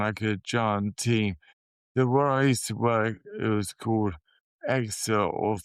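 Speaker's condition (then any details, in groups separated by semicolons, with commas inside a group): Motor neurone disease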